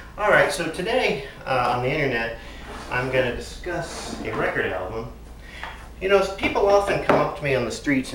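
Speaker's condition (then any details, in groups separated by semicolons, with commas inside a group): No condition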